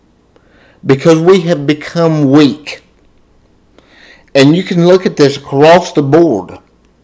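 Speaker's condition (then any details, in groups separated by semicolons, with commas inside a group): Cerebral palsy, spastic diplegia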